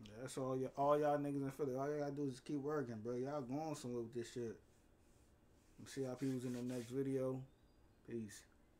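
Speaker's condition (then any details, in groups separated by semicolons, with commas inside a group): No condition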